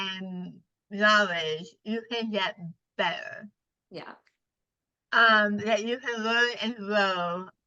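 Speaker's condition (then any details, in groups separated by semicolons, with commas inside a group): Partial glossectomy for tongue cancer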